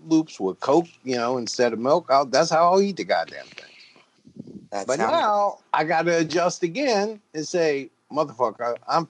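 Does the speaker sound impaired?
No.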